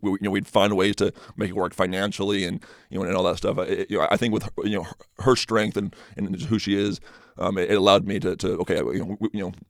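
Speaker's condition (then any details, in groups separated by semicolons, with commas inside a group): Stutter; stutter first noticed in high school, not as a child, magnified speaking Spanish as a missionary; stutters off the cuff, trips over words, can't get a word out, less when prepared and confident; repeated sounds, repeated words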